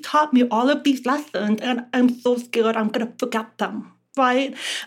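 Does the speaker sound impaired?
Yes: deafness; relies on lip reading.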